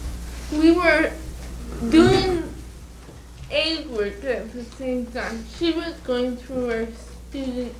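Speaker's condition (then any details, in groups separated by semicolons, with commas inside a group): Cerebral palsy; air blocked after birth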